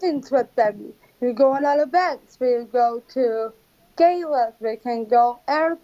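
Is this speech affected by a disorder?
Yes: Down syndrome; from birth, diagnosed a few days before birth; adult.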